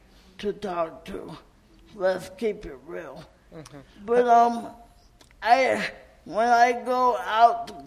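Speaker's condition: Cerebral palsy; cerebral palsy from birth, did not get needed physical therapy in childhood; adult, wheelchair user, lives independently without 24-hour support

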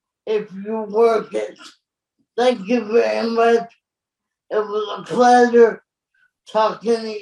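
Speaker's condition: Cerebral palsy; born very premature

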